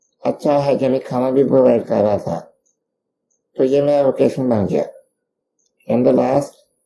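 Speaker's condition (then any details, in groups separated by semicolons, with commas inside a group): Duchenne muscular dystrophy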